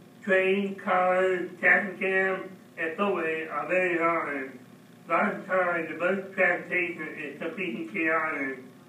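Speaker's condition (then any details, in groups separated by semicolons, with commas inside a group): Mild cerebral palsy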